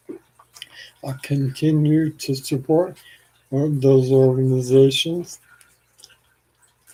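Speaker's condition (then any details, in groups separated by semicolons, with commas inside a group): ALS; increasing slurring, saliva and phlegm buildup, frequent swallowing, tired voice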